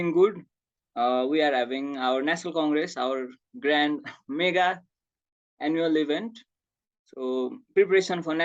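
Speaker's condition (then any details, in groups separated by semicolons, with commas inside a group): No condition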